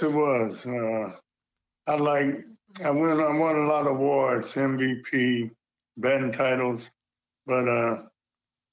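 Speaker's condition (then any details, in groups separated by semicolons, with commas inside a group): Parkinson's; Parkinson's disease for quite a while, age 70; slight stutter attributed to Parkinson's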